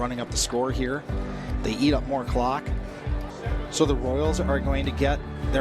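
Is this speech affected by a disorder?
No.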